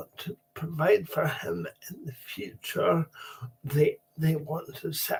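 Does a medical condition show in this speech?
Yes: cerebral palsy.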